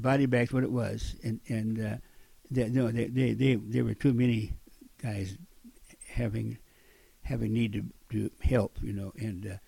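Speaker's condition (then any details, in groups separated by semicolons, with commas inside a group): Stuttering after war injury; acquired after wartime explosion injury, four back operations, hip replacement, internal and eye injuries, long unable to walk; still not talking well; at first unable to talk, then stuttered almost completely, unintelligible then; repeated sounds, repeated words, prolonged sounds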